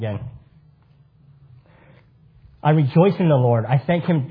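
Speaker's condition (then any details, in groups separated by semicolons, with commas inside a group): Cleft palate; congenital cleft palate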